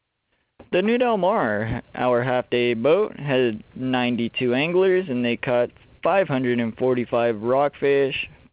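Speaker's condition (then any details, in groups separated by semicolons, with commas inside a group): No condition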